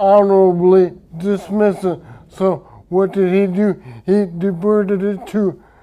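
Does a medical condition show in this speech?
Yes: traumatic brain injury; speech affected.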